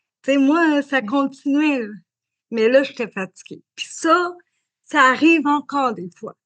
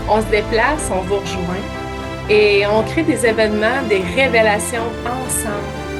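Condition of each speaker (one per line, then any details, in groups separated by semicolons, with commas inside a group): Cerebral palsy; spastic diplegic, from birth, many operations, walks with crutches; learning to speak was challenging
No condition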